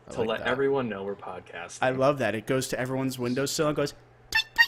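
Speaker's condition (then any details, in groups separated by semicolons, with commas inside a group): No condition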